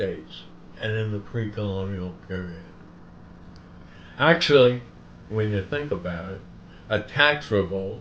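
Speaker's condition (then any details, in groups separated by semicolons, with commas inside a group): Parkinson's disease; visible shaking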